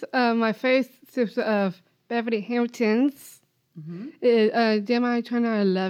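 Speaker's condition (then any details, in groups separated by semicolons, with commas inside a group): Down syndrome; diagnosed a few weeks after birth, born in hospital in Stillwater, Oklahoma; adult woman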